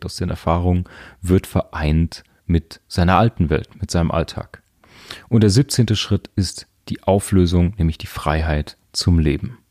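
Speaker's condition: No condition

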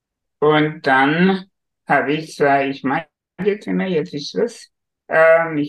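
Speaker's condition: Spinal muscular atrophy; diagnosed at six months, severe restrictions, completely unable to move, electric wheelchair; can only move mouth, as one can hear

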